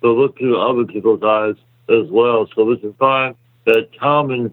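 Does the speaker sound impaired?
Yes: muscular dystrophy; congenital, extremely rare type, exact type unknown, myotubular myopathy ruled out about 4 years ago; about 30 years old, hospitalized every 3 to 6 weeks until age 7, plays power soccer.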